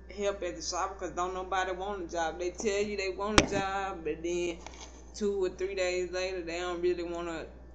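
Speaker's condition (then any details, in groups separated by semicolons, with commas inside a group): Cerebral palsy; not paralyzed, can stand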